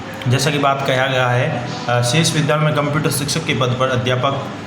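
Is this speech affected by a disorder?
No.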